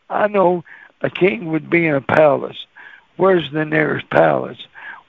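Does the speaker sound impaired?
Yes: cerebral palsy; walks really funny.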